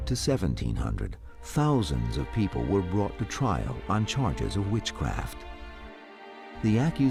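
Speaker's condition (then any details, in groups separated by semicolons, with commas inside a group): No condition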